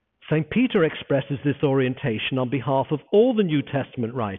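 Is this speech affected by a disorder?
No.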